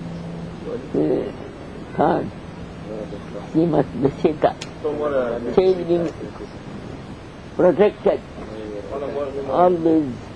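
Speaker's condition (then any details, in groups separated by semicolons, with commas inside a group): Deafness; cannot hear audience questions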